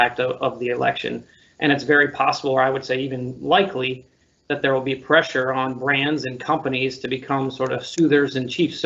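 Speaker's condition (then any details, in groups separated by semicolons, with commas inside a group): No condition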